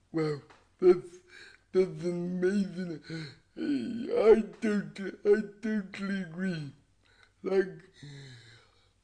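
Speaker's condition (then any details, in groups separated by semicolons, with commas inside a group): Cerebral palsy; voice described as unusual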